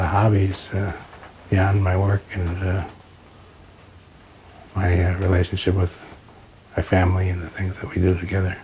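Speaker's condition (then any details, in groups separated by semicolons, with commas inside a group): Parkinson's disease; slowed down, on medication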